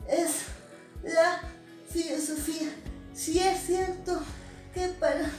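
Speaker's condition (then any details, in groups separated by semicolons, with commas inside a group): Cerebral palsy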